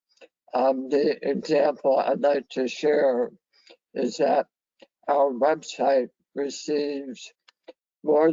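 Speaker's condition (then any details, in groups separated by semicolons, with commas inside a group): Head and neck cancer surgery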